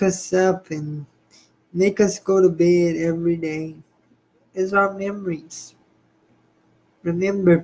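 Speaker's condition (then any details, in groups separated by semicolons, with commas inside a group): Spastic cerebral palsy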